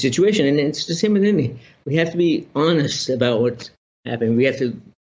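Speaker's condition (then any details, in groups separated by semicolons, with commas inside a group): Parkinson's disease; immobile face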